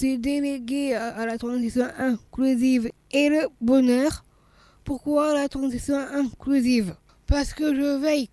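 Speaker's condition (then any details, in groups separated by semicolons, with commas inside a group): Down syndrome; congenital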